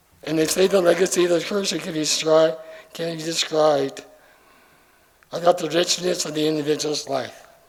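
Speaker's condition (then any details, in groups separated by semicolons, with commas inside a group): ALS; familial form; simple tasks harder, in drug trial to slow progression; affects vocal cords, slowly losing ability to communicate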